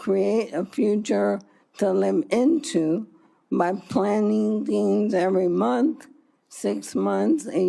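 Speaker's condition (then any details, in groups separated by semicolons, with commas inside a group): ALS; ALS, upper body affected, legs spared; over one year since diagnosis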